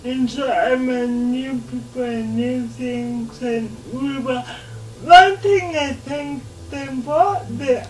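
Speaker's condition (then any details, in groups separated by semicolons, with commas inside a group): Cerebral palsy; since birth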